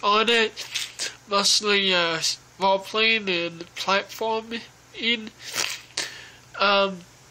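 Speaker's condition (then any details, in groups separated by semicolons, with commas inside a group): Cerebral palsy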